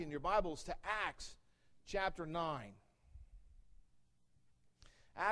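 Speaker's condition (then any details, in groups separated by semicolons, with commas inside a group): No condition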